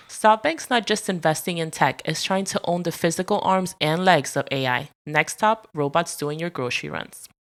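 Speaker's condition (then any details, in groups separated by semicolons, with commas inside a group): No condition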